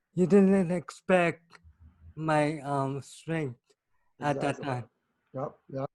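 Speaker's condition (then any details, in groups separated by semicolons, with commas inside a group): Cerebral palsy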